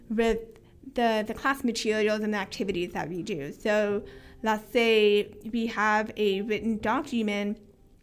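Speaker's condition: Hearing loss with cochlear implants; bilateral cochlear implants, first implant at age 18, not born deaf, born with some hearing, formerly FM systems with hearing aids; many years with bilateral cochlear implants, more disabled when implants malfunction; pretty good speech and listening comprehension in childhood, kept on speech path

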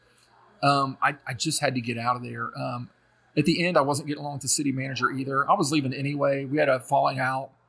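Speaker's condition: No condition

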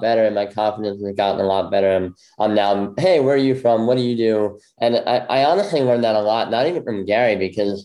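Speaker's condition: Bilateral cleft lip; congenital bilateral

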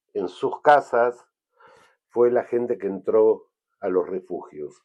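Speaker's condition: No condition

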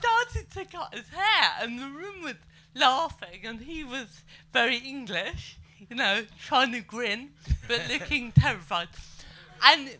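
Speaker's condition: Cerebral palsy; slow walking, poor handwriting; slow to reach stage, sits on plinth on stage; able to speak and move

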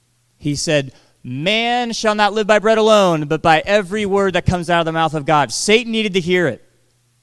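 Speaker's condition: No condition

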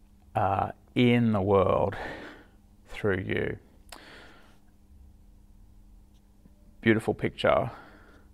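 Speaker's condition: No condition

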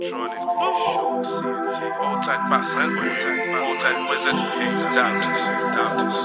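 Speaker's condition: No condition

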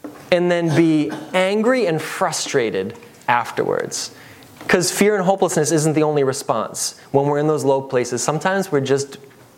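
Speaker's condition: No condition

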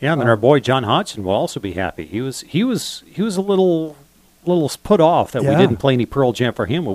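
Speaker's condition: No condition

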